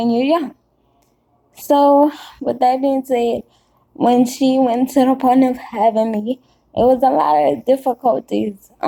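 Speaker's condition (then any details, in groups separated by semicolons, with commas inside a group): Cerebral palsy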